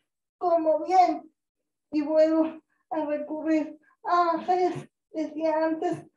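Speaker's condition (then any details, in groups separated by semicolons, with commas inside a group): Cerebral palsy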